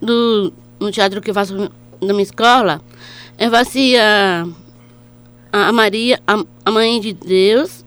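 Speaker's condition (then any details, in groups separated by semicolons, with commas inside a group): Down syndrome; present since birth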